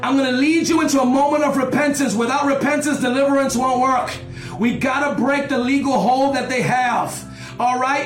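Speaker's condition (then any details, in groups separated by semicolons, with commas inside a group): No condition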